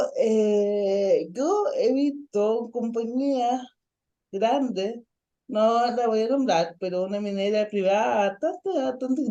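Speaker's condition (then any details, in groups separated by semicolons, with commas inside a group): Ataxic cerebral palsy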